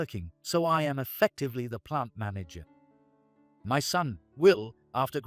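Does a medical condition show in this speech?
No.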